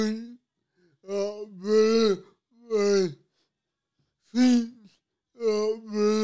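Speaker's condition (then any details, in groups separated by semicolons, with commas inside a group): Cerebral palsy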